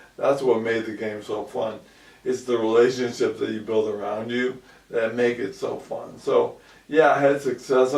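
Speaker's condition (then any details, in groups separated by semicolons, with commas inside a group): ALS; about 2 years since onset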